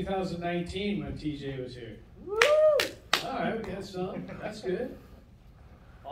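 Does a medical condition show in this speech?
No.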